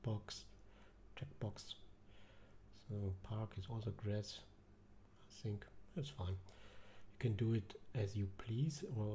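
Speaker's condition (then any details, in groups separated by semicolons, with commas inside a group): No condition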